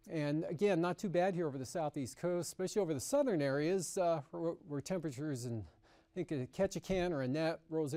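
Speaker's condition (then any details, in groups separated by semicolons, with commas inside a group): No condition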